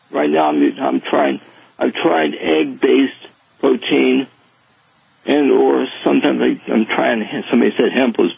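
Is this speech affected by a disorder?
Yes: Parkinson's; slight tremor years before diagnosis, worsened after anesthesia for broken hip and femur, worse on left side; started Sinemet this past year, fish oil, acetyl-carnitine, acetyl-cysteine, tried glutathione IVs, tyrosine.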